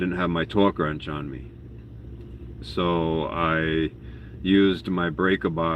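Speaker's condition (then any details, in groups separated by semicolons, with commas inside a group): No condition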